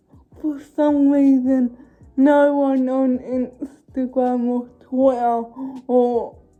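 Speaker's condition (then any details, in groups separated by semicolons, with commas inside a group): Cerebral palsy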